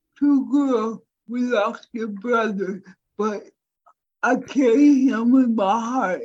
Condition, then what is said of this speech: Cerebral palsy. By me having a speech impairment that doesn't help the problem because usually when people hear a teacher, they, they think it affects your brain as well.